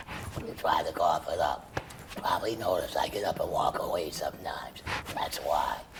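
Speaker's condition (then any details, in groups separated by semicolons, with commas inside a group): Laryngectomy for laryngeal cancer; total laryngectomy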